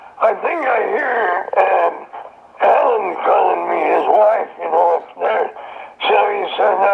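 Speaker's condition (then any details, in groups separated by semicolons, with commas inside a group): Throat cancer; survivor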